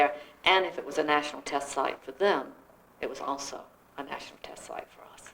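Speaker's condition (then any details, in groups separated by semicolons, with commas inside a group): No condition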